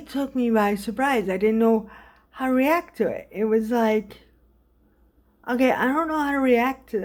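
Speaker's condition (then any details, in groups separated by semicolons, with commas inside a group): Cerebral palsy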